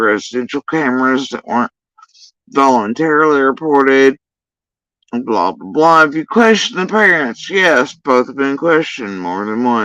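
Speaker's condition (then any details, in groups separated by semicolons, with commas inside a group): Facial paralysis after surgery; tongue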